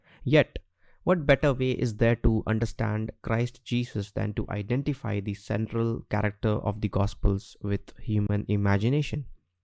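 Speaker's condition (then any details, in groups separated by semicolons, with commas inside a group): No condition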